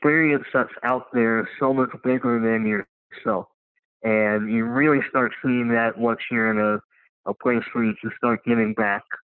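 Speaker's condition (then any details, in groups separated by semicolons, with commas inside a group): Cleft lip and palate; congenital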